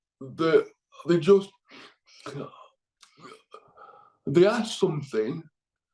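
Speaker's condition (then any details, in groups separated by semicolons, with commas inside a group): Cerebral palsy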